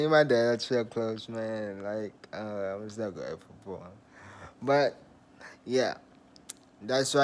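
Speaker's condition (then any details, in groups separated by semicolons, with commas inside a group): Traumatic brain injury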